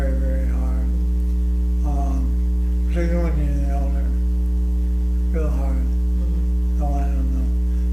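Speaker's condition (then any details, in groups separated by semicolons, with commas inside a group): ALS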